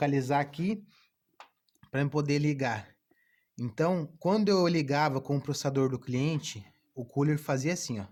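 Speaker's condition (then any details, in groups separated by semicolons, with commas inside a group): No condition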